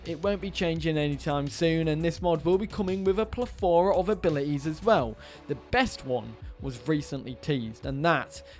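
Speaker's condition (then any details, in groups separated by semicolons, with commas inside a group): No condition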